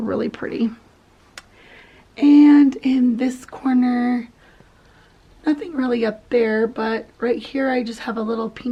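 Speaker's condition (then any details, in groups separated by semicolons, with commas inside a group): No condition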